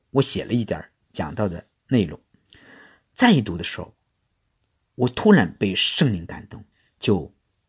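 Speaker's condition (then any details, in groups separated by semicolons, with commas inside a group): No condition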